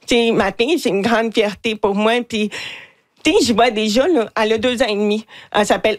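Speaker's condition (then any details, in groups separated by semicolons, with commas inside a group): Hearing loss with cochlear implant; hard of hearing, removed at night, hears nothing without implant, familial deafness; own singing described as not very nice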